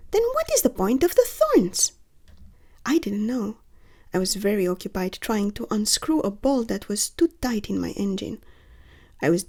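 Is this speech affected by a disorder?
No.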